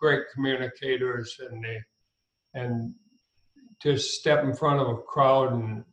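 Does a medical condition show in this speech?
Yes: ALS; ALS with throat onset, first noticed while singing at gigs, age 66, ENT first prescribed Mucinex; throat not responding when singing, could not reach notes, nephew brain surgeon in Boston heard voice change.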